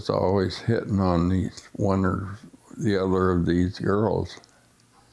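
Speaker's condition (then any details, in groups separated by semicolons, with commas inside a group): Essential tremor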